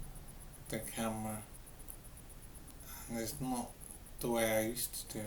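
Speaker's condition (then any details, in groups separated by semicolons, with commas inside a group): Brain injury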